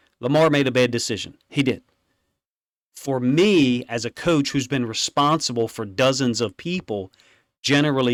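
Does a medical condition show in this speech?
No.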